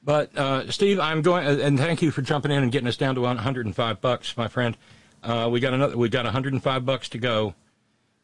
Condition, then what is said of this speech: No condition.